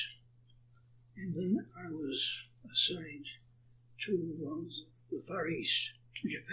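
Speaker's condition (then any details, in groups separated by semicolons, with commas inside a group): Parkinson's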